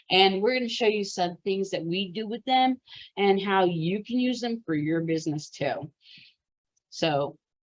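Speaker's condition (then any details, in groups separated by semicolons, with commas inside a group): No condition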